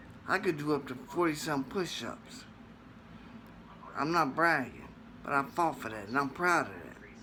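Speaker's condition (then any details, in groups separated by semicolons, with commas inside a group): Traumatic brain injury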